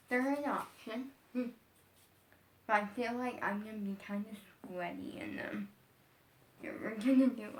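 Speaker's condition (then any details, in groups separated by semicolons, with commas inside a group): Brain injury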